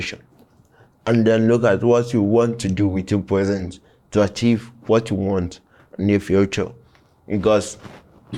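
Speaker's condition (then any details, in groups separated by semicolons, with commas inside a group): Cerebral palsy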